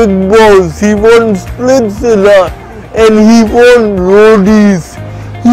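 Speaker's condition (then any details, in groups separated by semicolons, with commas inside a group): Cerebral palsy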